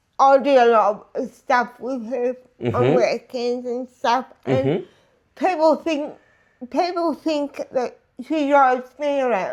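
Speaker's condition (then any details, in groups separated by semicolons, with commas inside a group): Disability affecting speech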